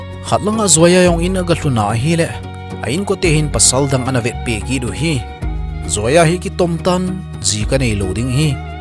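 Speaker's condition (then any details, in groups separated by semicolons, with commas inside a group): No condition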